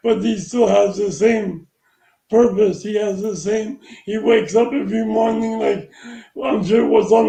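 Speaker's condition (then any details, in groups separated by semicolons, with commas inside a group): Traumatic brain injury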